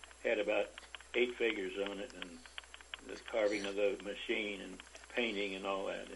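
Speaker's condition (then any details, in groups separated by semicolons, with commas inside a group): Parkinson's disease; about 25 years since onset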